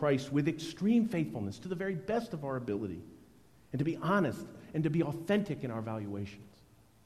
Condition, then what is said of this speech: No condition.